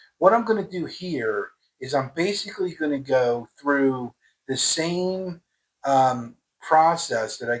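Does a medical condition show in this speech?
No.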